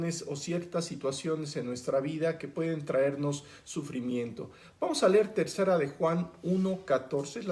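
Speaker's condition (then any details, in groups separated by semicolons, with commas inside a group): No condition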